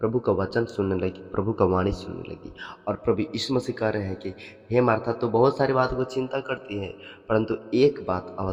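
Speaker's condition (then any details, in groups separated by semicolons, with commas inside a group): No condition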